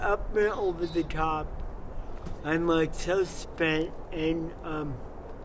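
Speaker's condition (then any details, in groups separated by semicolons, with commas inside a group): Cerebral palsy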